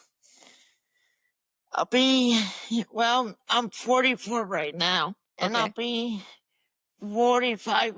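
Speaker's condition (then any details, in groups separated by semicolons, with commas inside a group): Cerebral palsy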